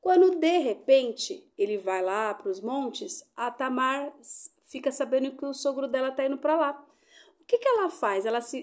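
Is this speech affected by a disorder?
No.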